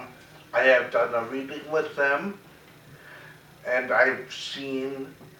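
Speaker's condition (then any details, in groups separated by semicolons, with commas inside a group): Cerebral palsy; very mild form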